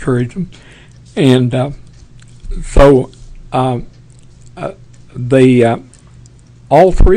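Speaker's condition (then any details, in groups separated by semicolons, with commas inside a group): Parkinson's; tremors as early symptom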